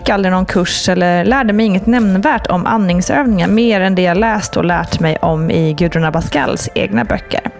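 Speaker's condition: No condition

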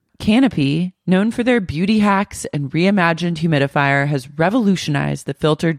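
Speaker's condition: No condition

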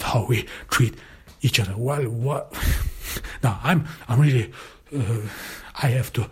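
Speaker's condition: Stuttering; cause unknown, only one in family who stutters, german mother tongue, born in austria; speaking improved through regular podcasting, self-perceived; stutters less the more speaking is done; repeated sounds, repeated words

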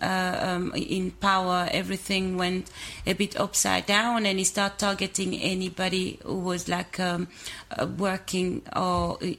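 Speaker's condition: No condition

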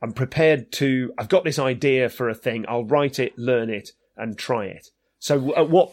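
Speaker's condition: No condition

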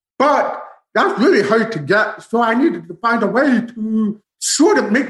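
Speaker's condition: Profound deafness; both ears

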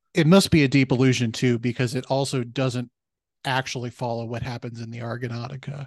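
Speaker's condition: No condition

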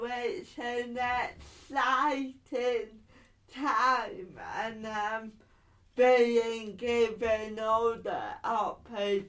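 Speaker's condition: Cerebral palsy; voice disability

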